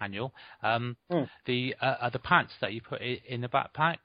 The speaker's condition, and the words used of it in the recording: Stuttering. I was going to offer them 72, but I got stuck.